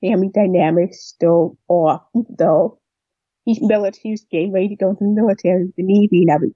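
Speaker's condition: Deafness with cochlear implant; years of speech therapy to age 15, childhood speech issues, now converses by speech, not sign

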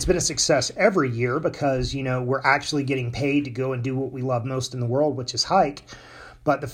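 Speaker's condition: No condition

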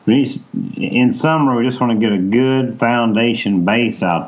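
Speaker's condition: No condition

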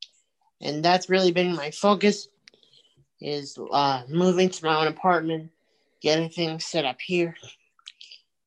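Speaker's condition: Cerebral palsy; multiple surgeries since infancy

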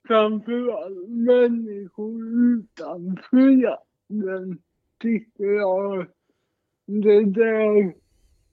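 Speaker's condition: Cerebral palsy, mild

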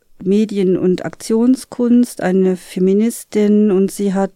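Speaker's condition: No condition

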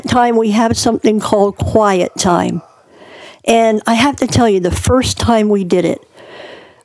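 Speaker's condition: Cleft palate; hole in roof of mouth from birth

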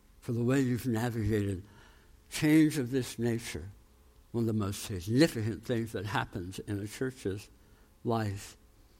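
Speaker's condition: Tongue cancer, jaw reconstruction

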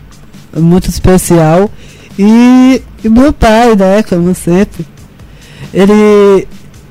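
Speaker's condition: Down syndrome; genetic, present from birth, recognized soon after birth

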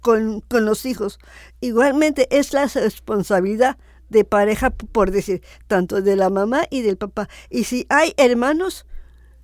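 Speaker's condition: Down syndrome; adult woman

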